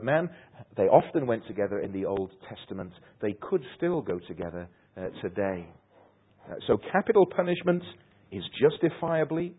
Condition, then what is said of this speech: None; typical speech.